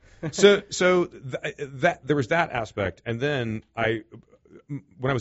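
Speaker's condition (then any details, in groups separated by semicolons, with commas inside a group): Stutter; stutter since birth, reticent to talk and teased as child, less fluent when younger; mostly fluent, about 99% of time per host, stutters when tired or anxious; trouble with consonants, anticipates troublesome words and talks around them, needs concentration to stay fluent; repeated sounds, repeated words, prolonged sounds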